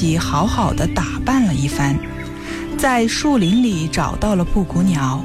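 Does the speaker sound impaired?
No.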